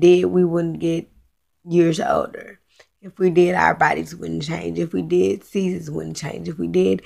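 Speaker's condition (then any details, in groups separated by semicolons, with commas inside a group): Cerebral palsy, spastic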